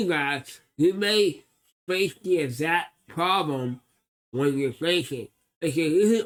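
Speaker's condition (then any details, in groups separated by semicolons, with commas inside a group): Cerebral palsy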